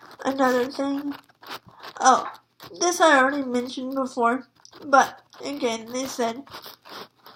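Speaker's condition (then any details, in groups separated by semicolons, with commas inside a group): Spastic quadriplegic cerebral palsy; moderate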